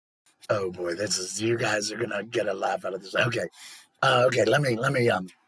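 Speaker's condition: Total laryngectomy; no larynx or vocal folds, permanent stoma, tracheoesophageal voice prosthesis placed seven months later; speaks by forcing lung air through prosthesis flap into esophagus, esophageal segment changes speech

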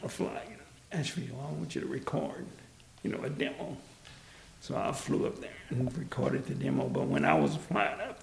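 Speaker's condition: Vocal dysphonia; speech impediment, quiet voice, some words hard like mailman, substitutes easier words like postman

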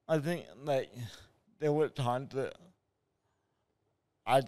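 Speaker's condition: Spastic cerebral palsy; spastic type from birth, 37 minutes without breath, brain damage, tight muscles, involuntary movements, poor balance; predicted never to walk or talk, prediction proved wrong

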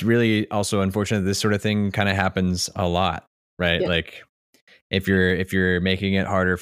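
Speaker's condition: No condition

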